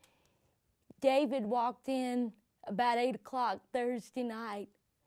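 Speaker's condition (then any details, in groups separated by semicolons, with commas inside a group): Cerebral palsy; from birth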